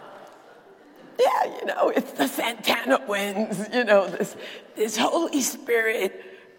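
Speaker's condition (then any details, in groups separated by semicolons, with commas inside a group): Dysphonia; dysphonia diagnosed about a decade ago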